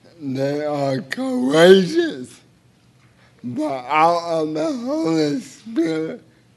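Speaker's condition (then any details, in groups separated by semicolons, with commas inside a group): Cerebral palsy; speech a little unclear, a little difficult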